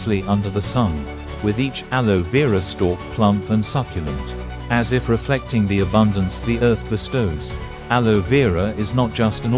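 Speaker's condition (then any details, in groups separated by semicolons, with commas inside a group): No condition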